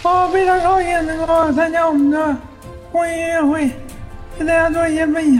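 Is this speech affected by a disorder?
Yes: ALS; amyotrophic lateral sclerosis, cause unknown; joining by remote video link.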